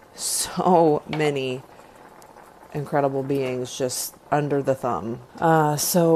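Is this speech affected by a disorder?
No.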